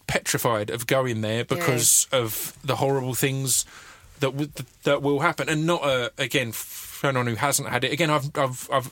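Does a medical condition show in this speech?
Yes: stutter; stutter since childhood, linked to near-drowning in sea as child, cause learned years later; here repeated words, prolonged sounds.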